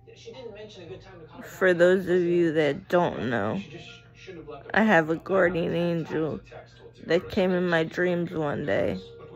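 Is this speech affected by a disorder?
Yes: cerebral palsy.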